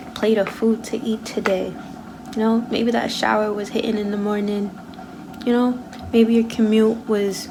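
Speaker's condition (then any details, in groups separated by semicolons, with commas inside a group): No condition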